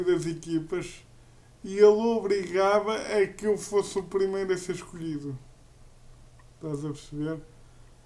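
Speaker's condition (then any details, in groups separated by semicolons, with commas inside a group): Cerebral palsy; uses a wheelchair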